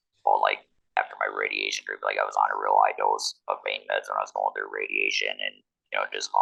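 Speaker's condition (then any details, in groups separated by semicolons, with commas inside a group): Laryngectomy, electrolarynx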